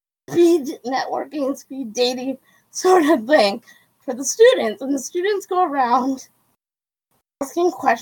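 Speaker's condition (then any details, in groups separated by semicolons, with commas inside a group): Cerebral palsy; quadriplegic, wheelchair user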